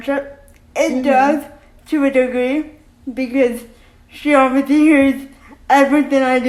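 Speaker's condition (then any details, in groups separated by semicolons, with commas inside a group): Cerebral palsy; uses wheelchair; can speak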